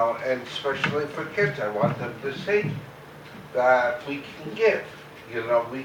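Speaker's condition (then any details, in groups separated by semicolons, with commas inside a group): Cerebral palsy; very mild form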